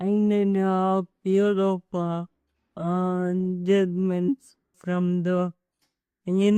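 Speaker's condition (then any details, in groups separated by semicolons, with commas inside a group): Amyotrophic lateral sclerosis; abnormal gait, gross and fine motor impairment; diagnosed at 21, about 9 years, progressively worsening; slurred slow speech, eating and drinking difficulties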